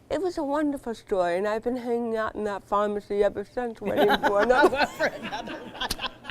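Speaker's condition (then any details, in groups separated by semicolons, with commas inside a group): Cerebral palsy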